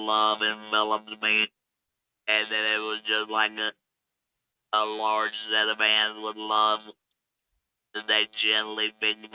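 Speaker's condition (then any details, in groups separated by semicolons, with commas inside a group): Laryngectomy, electrolarynx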